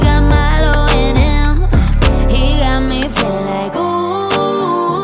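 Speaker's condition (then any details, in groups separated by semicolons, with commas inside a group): No condition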